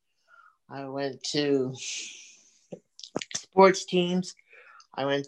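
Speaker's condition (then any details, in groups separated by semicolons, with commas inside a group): Cerebral palsy; from birth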